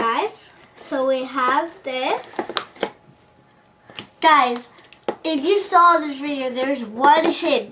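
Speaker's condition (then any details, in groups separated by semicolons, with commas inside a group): No condition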